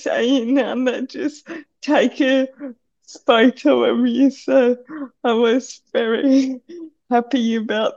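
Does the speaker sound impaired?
Yes: cerebral palsy; cerebral palsy affecting right side of body including right hand.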